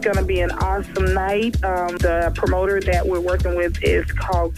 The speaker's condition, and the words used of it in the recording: None; typical speech.